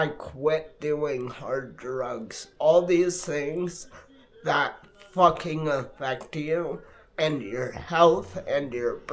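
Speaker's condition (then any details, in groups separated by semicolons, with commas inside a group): Multiple sclerosis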